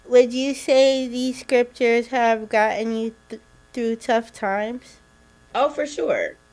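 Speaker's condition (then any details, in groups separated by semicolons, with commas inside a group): Cerebral palsy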